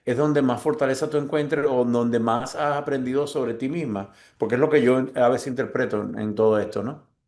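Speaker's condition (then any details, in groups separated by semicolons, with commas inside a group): No condition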